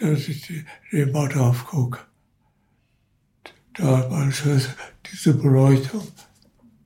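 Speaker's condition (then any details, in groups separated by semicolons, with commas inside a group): Parkinson's disease; finger cramping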